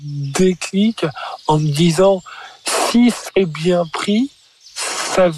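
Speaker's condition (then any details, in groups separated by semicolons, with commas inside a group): Stuttering; stuttering since age 4, diagnosed at 4, psychiatrist first misdiagnosed Gilles de la Tourette; stuttering comedian performing on stage, says stuttering never a handicap, never suffered from it; audible stutter, once praised after first show for playing a stutterer well; prolonged sounds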